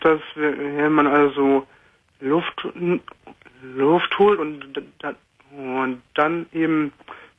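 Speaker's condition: Stuttering; lifelong, not curable, neurological cause per therapists, severe last year; inpatient stuttering therapy completed last week, 10 weeks over one year, learned fluency shaping, home textbook; stutters only when others present, not alone, uses stuttering control, now fairly fluent; repeated sounds, repeated words, prolonged sounds

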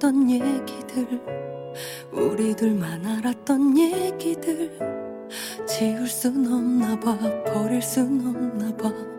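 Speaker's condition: No condition

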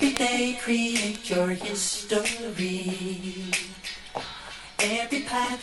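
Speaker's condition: No condition

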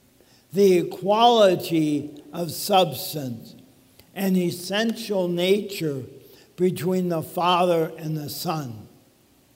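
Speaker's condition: ALS; talking a little bit funny

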